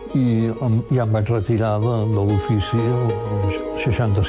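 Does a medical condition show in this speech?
Yes: Parkinson's disease; Parkinson's disease for about 15 years, progressive, fatal at 79; mild Parkinson's, worsening over time.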